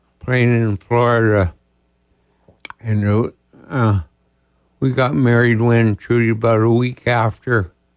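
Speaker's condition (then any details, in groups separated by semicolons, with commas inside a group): ALS; diagnosed about two years ago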